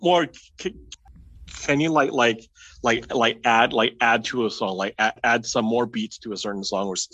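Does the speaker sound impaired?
Yes: stutter; stuttering since at least high school; blocks in the middle of talking to groups; here repeated sounds, repeated words.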